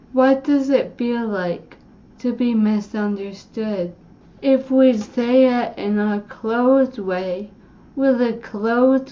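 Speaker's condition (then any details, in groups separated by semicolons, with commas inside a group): Cerebellar ataxia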